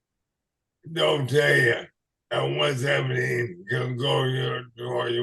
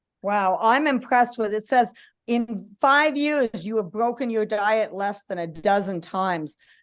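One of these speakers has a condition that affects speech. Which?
The first: ALS/MND; uses red light therapy; throat locks up blocking breathing, speech too poor for phone.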